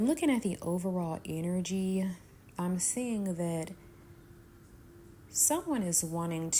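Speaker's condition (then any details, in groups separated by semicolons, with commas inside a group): No condition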